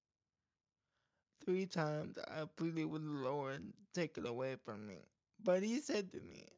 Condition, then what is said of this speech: Cerebral palsy. You see, this encouraged me because, like I've said before on the podcast, I have a speech problem due to my cerebral palsy.